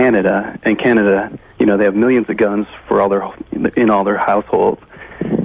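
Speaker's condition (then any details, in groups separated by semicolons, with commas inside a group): No condition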